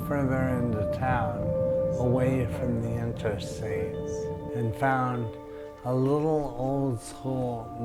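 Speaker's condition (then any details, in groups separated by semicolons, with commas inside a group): Brain injury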